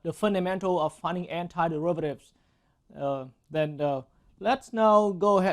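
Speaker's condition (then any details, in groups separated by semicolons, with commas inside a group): No condition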